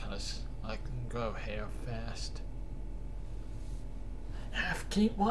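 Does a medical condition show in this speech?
Yes: cerebral palsy.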